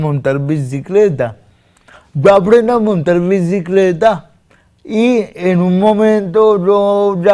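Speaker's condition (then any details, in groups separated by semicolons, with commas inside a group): Cerebral palsy; difficulty speaking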